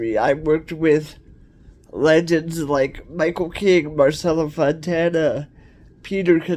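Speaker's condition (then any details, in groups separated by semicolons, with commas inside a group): Cerebral palsy; cerebral palsy, wheelchair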